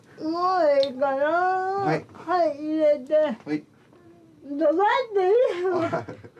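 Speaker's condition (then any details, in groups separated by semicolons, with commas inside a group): Cerebral palsy; severe, wheelchair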